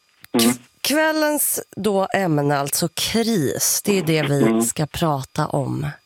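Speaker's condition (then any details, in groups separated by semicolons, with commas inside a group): No condition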